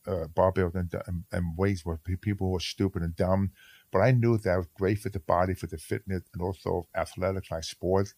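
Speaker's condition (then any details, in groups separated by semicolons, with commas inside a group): Hearing loss; severe speech impediment as a child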